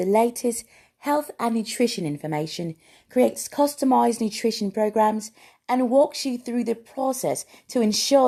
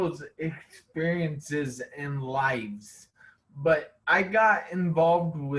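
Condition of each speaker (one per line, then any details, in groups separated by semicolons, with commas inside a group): No condition
Traumatic brain injury; accident, broken jaw, punctured lung, broken neck; 18.5 years therapy, walking unassisted after wheelchair, walker, cane; received speech therapy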